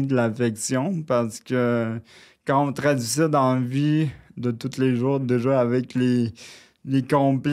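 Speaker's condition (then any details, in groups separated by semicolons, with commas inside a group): Cerebral palsy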